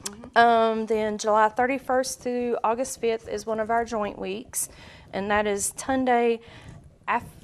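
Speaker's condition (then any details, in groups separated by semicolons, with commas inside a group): No condition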